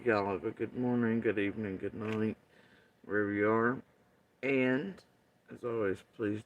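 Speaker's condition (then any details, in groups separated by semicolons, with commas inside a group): Facial paralysis after surgery; tongue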